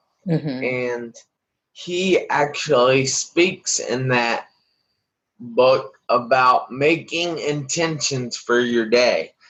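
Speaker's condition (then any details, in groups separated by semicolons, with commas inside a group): Traumatic brain injury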